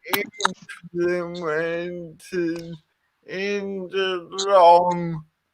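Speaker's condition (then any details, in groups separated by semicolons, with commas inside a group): Cerebral palsy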